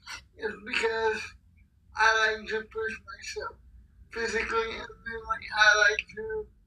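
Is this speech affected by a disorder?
Yes: cerebral palsy; physically challenged, paired with able-bodied athletes for races through Ambulance Angels of Oklahoma.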